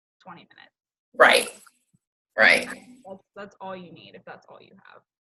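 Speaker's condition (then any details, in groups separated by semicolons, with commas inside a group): No condition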